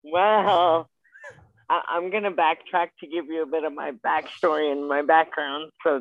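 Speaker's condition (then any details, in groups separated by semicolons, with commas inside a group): Spastic quadriplegic cerebral palsy; age 27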